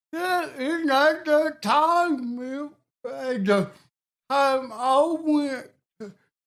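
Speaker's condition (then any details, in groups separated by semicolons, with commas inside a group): Cerebral palsy; affects balance, fine motor; speech impediment, often hard to understand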